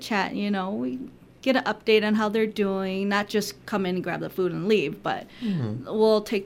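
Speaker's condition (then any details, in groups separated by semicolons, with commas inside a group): No condition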